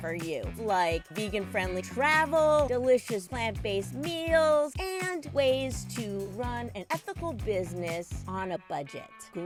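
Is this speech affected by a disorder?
No.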